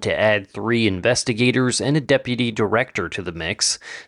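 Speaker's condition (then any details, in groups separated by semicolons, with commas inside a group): No condition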